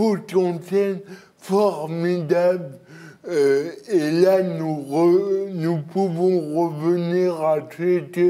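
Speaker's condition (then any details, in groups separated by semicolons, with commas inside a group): Cerebral palsy; birth injury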